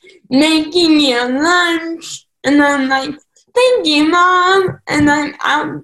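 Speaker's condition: Cerebral palsy; unable to drive

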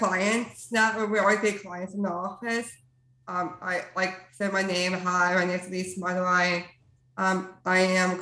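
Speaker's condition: Down syndrome

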